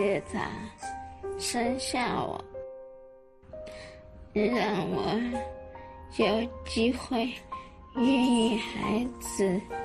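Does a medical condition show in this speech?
Yes: hereditary cerebellar ataxia; inherited, confirmed by gene testing; 14 years since onset, rapid worsening, lower body largely paralyzed.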